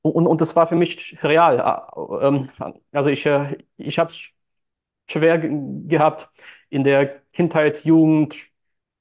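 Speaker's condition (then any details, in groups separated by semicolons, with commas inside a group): Stuttering; since childhood, hard in childhood, youth, school and nearly all speaking situations; speech hangs at times, part-word repetitions; repeated sounds, blocks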